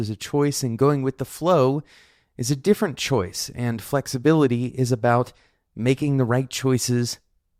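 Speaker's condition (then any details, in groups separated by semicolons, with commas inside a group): No condition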